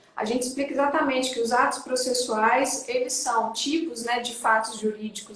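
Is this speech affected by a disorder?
No.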